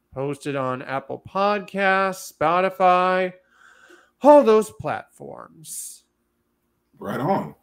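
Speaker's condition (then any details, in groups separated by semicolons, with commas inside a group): No condition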